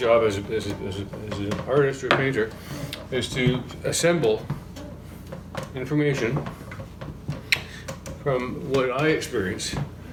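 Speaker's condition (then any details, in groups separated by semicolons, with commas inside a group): Parkinson's disease; symptoms began early 50s, diagnosed around age 56 to 57, Lewy body dementia a year later, aunt had Lewy body dementia; more animated in conversation than five years earlier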